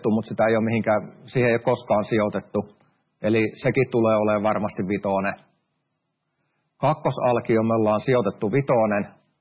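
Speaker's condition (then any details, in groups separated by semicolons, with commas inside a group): No condition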